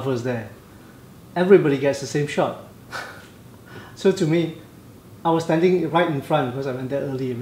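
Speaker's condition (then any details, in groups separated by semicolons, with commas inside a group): No condition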